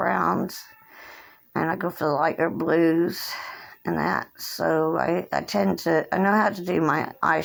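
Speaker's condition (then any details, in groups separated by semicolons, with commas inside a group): Cerebral palsy; since birth, hand tremors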